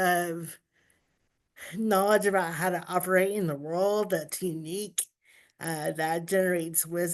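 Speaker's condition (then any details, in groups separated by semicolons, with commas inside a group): Cerebral palsy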